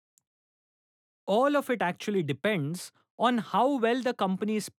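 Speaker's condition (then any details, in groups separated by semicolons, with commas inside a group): No condition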